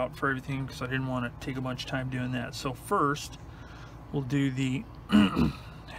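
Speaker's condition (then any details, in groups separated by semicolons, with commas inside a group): No condition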